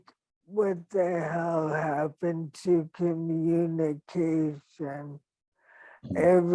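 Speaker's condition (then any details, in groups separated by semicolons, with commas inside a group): ALS; operation six months ago, then intensive care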